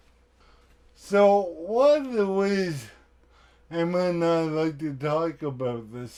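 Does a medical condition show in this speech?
Yes: cerebral palsy.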